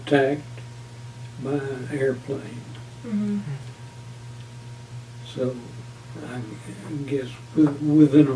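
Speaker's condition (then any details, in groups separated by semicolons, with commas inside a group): Parkinson's disease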